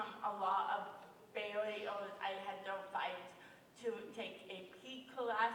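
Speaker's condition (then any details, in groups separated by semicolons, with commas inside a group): Cerebral palsy; hard to be understood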